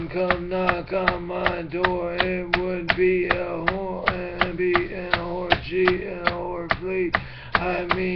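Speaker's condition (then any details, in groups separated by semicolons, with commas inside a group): Brain injury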